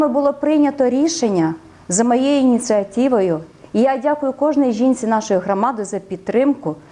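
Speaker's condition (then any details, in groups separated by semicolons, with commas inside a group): No condition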